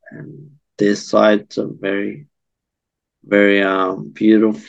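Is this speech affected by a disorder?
Yes: cerebral palsy.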